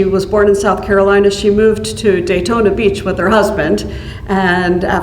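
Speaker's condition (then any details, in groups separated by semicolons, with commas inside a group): No condition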